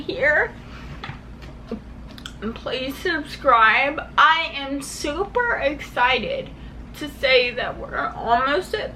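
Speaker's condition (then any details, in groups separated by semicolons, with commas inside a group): Cerebral palsy; much spasticity and tightness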